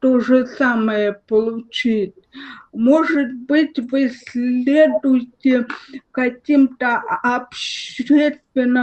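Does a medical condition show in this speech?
Yes: cerebral palsy, spastic diplegia.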